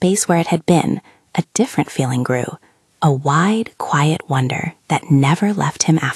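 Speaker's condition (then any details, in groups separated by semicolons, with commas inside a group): No condition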